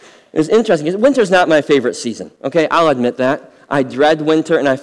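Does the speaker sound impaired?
Yes: cleft lip and palate; congenital.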